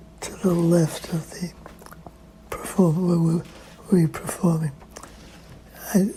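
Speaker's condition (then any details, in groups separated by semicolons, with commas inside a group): Parkinson's disease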